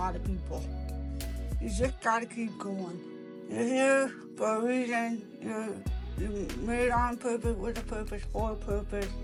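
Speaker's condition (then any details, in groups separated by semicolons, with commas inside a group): Cerebral palsy; later onset, hearing loss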